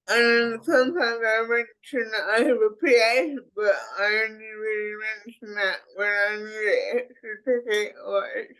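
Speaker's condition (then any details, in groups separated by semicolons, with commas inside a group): Cerebral palsy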